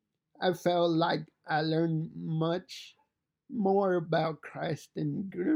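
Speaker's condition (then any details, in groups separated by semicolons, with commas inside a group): Cerebral palsy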